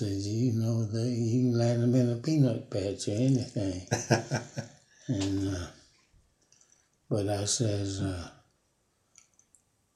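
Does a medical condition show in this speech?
Yes: Parkinson's disease; fallen 19 times in yard.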